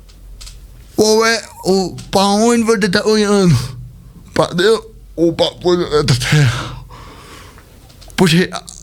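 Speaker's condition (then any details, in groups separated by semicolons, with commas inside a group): Cerebral palsy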